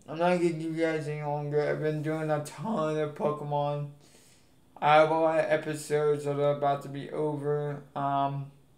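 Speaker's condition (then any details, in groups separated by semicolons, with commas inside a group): Cerebral palsy; affects legs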